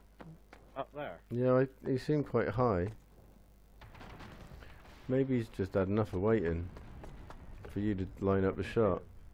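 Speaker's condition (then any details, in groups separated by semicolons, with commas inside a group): No condition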